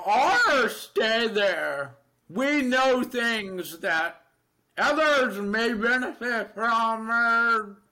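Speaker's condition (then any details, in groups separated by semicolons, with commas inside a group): Deafness, Neurofibromatosis Type 2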